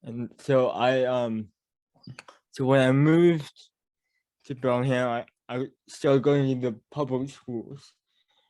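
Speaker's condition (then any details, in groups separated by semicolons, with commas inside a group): Cerebral palsy; mild speech impediment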